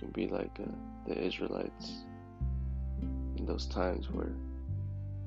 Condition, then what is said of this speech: No condition.